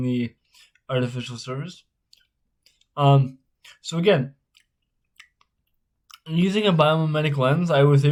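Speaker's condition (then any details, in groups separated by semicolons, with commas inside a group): Spastic cerebral palsy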